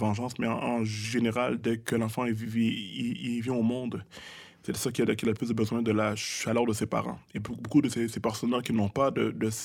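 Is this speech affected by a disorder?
Yes: stuttering; childhood-onset stuttering, thought autistic as young child, spoke Creole, English and French mixed, fluent when rapping since teens; stuttering noticeable during this interview, as he points out himself, audible repetitions; stutters in conversation, strings syllables together very fast without stopping or tripping; here repeated sounds, repeated words.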